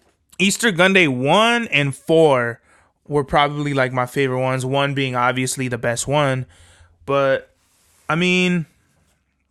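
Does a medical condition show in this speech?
No.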